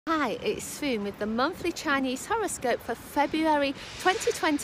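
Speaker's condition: No condition

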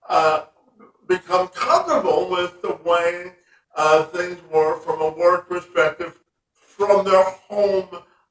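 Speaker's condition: Cerebral palsy; severe

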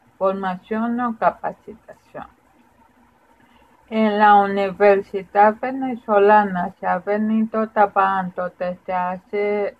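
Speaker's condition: Cerebral palsy; poor balance, difficulty walking, slow writing; difficulty speaking

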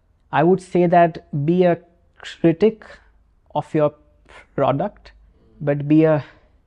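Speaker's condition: Stammer; stammer since childhood, very quiet growing up; still stammers; prolonged sounds, blocks

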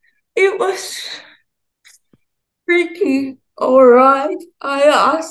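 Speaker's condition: Cerebral palsy, ataxia; mostly uses wheelchair

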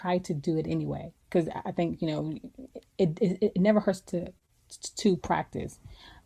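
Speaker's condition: Stutter; still has bad days; rehearses and records own voice before presentations; stuttering blocks, periods unable to say a word, stumbles on words, quickly gets back on track; repeated sounds, repeated words

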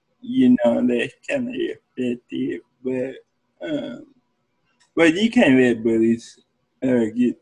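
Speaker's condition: Cerebral palsy; therapists involved in upbringing

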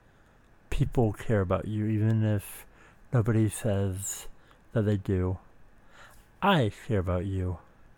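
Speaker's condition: Speech impediment

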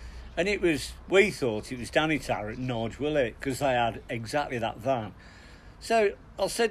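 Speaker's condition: No condition

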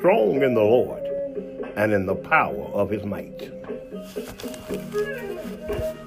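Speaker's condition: No condition

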